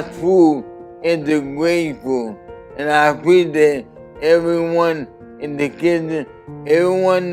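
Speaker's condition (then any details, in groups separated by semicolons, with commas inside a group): ALS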